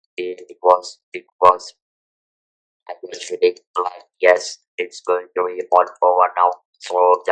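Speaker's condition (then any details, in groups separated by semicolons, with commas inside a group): Throat cancer, electrolarynx user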